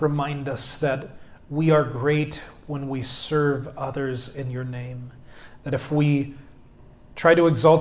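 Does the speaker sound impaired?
No.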